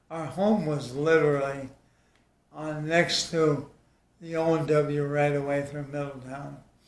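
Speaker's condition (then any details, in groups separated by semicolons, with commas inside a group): ALS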